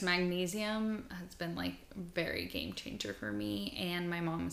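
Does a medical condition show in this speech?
No.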